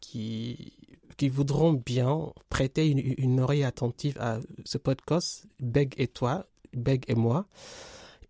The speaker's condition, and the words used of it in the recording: Stuttering. Alors je suis professeur qui bégaye, chercheur aussi et voilà, je pense que...